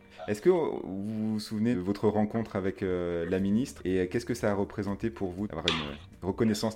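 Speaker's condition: No condition

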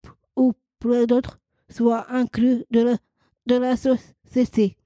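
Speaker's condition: Down syndrome, trisomy 21

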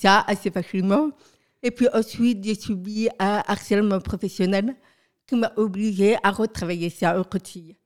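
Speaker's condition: Profound deafness from birth, profound, congenital

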